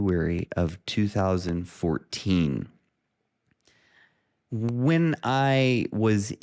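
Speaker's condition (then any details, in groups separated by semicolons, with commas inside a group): No condition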